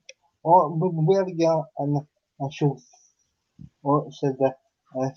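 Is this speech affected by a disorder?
Yes: cerebral palsy; unable to walk.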